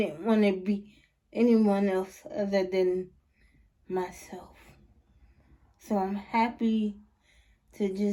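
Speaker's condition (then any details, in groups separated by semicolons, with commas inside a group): Cerebral palsy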